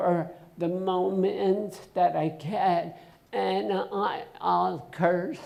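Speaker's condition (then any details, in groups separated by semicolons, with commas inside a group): Essential tremor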